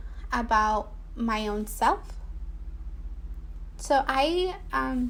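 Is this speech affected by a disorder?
No.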